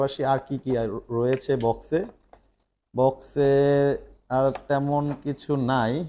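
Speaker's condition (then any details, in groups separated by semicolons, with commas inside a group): No condition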